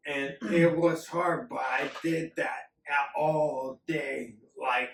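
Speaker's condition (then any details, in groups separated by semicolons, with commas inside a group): Acquired and hereditary ataxia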